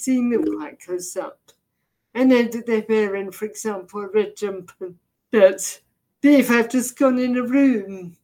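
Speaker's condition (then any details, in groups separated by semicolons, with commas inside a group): Deafness, severe; hears noises but cannot identify them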